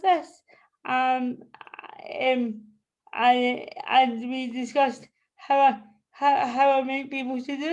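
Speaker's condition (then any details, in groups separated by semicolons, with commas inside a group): Cerebral palsy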